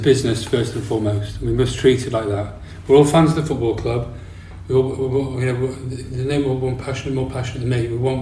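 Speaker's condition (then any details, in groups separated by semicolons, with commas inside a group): Parkinson's disease; medication helps standing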